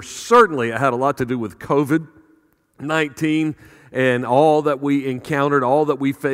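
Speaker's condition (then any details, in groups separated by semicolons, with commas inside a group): No condition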